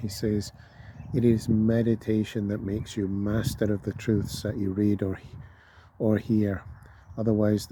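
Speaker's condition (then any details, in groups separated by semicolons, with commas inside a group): No condition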